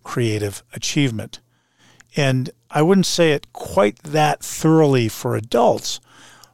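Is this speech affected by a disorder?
No.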